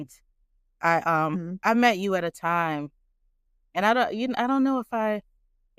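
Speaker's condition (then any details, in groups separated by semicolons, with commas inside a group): No condition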